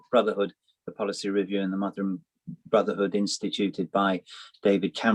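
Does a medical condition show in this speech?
No.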